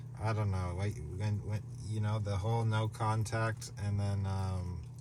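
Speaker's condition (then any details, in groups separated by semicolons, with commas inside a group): No condition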